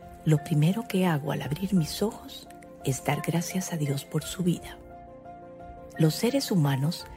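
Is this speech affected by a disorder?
No.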